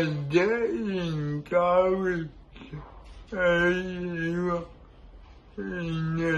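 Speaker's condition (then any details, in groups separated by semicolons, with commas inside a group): Cerebral palsy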